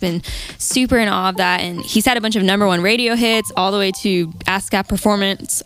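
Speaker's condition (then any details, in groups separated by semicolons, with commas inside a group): No condition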